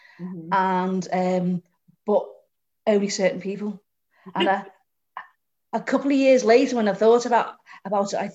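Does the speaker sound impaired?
Yes: stammer; stammer since childhood, speech therapy at age 13 with other boys, covert stuttering earlier in working life; adult, stammers openly, adult speech and language therapy, discloses stutter on phone when nervous; stutter obvious when introducing own name, silences or pauses; here prolonged sounds.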